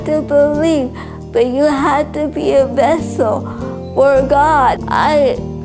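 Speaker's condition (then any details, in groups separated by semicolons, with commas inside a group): Cerebral palsy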